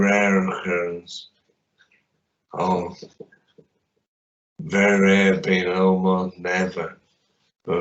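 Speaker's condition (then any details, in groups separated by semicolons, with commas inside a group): Traumatic brain injury; limb injuries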